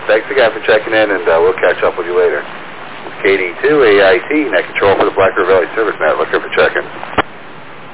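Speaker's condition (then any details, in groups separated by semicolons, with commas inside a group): No condition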